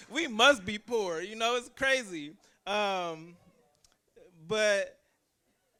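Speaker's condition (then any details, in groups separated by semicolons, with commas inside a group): No condition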